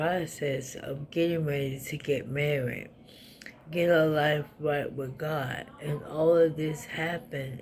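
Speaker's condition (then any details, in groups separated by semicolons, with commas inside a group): ALS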